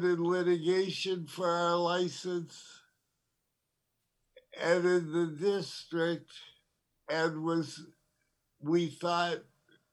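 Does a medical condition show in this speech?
Yes: Parkinson's disease; diagnosed over 9 years ago, tremor, uses medical cannabis for tremor relief.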